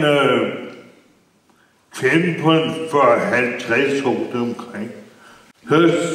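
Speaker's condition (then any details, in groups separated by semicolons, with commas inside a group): Brain injury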